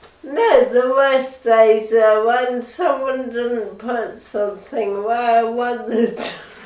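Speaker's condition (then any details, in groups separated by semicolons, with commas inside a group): Multiple sclerosis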